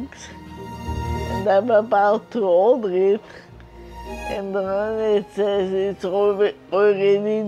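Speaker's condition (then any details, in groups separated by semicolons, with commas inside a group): Multiple sclerosis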